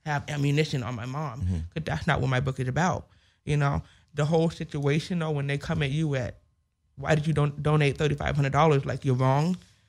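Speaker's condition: Hearing loss with speech impediment; congenital hearing loss, 70% deaf one ear, 30% other, grandmother had hearing problems, diagnosed end of first grade; specialized hearing aids needed, can hear; only comfortable speaking within last year or so

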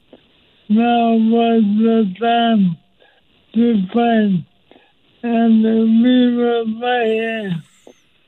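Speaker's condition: ALS; progressive neurodegenerative disease, onset with arm weakness and tingling, rapid progression, feeding tube in stomach; no use of arms or legs, cannot walk, lost hand function, types and tweets with iGaze eye-gaze technology; recently barely able to speak, speech repeated and clarified by wife Adrienne

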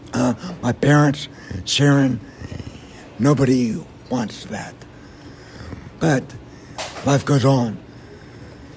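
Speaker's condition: Vocal cord damage; limp

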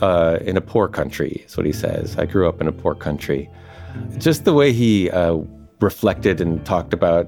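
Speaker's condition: No condition

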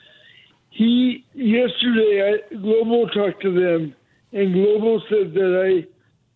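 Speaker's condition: Cerebral palsy; able to walk and run until a couple of years ago, mobility declined since; speech impediment, voice more heightened when tense or nervous, can be heard as aggressive

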